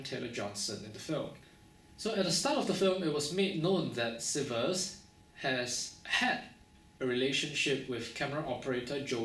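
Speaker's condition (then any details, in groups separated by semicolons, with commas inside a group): No condition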